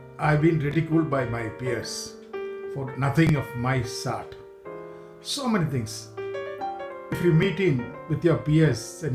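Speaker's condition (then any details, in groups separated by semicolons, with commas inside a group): No condition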